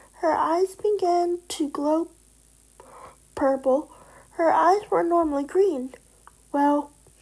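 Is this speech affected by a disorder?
Yes: cerebral palsy.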